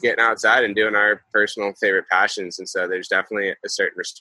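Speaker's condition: No condition

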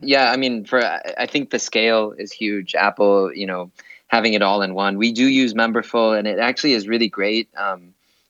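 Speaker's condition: No condition

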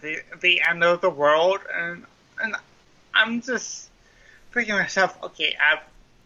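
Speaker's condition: Cerebral palsy, mild; speech impediment, sounds like Wendy's drive-thru speaker box, may sound drunk

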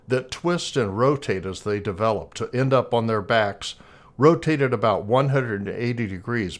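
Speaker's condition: No condition

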